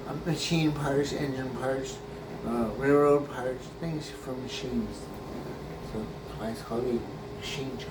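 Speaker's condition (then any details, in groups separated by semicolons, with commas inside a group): Brain injury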